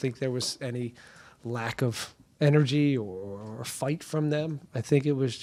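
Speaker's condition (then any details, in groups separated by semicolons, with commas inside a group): No condition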